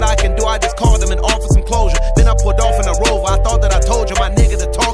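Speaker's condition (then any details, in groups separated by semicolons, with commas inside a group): No condition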